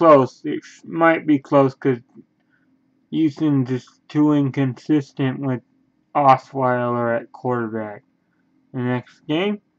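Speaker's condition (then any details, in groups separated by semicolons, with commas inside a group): Cerebral palsy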